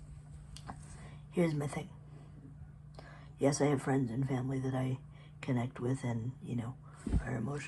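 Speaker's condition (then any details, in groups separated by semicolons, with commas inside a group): Cerebral palsy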